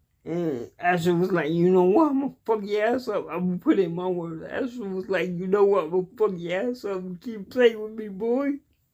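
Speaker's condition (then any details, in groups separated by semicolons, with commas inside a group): Cerebral palsy; cannot walk, uses wheelchair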